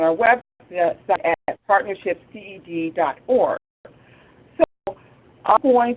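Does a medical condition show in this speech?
No.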